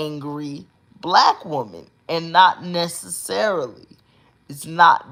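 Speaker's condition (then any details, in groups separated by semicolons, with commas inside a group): Cerebral palsy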